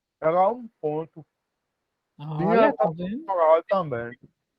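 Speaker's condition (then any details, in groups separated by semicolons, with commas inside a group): Spastic cerebral palsy; answers coursework by voice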